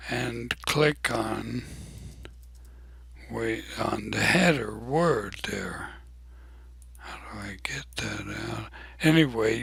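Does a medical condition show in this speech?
Yes: ALS; abnormally slow voice.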